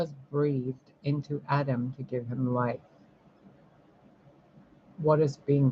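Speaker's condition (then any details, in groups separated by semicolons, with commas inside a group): No condition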